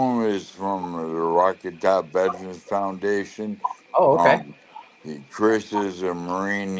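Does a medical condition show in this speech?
Yes: lou Gehrig's disease (ALS).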